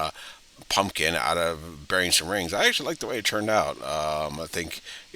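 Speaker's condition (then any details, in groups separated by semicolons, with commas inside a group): No condition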